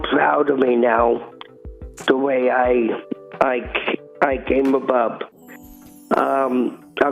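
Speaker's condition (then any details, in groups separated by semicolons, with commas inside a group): Cerebral palsy; from birth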